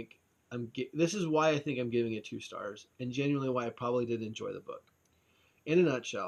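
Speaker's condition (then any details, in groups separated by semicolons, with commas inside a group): No condition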